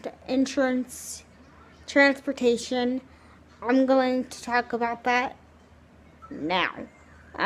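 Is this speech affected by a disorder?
Yes: cerebral palsy, spastic, severe.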